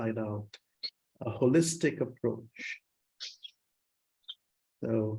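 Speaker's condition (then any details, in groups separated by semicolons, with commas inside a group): No condition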